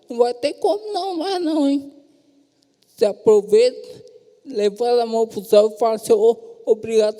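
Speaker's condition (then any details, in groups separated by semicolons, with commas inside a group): Traumatic brain injury, severe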